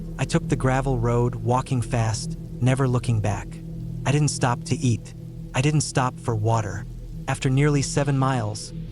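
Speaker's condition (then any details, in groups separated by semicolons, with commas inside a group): No condition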